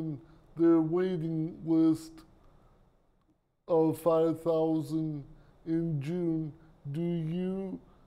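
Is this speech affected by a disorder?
Yes: cerebral palsy; speech impairment.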